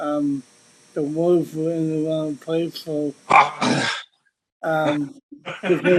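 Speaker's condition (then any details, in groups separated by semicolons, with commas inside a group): Cerebral palsy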